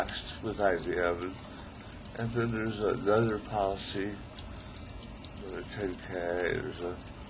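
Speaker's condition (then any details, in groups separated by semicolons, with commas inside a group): ALS; still able to talk, articulate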